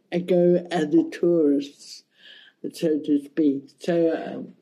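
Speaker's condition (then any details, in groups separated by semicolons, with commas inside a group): Cerebral palsy; mild, wheelchair after long flights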